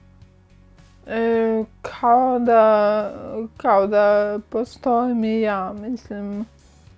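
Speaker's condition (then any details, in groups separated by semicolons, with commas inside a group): Friedreich's ataxia; onset age nine, about eighteen years since onset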